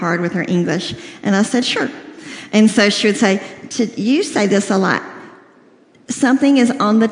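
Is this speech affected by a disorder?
Yes: cleft lip and palate; congenital, severe, round-the-clock feeding in infancy, surgery once birth weight reached to enable eating and talking.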